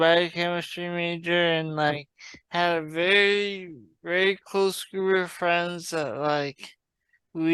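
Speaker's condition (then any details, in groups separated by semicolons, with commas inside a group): Traumatic brain injury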